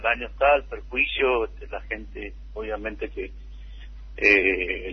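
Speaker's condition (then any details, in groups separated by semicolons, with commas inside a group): No condition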